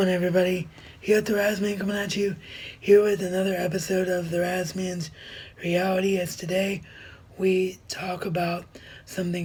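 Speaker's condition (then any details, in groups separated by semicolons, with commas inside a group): Cerebral palsy; wheelchair bound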